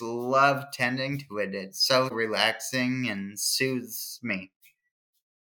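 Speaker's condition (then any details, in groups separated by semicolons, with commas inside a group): Cerebral palsy; from birth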